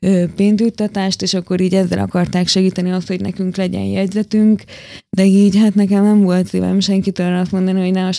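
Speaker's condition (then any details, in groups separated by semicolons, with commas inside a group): Hearing loss, hard of hearing, hearing aids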